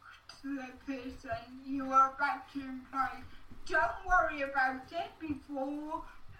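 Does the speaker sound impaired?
Yes: cerebral palsy.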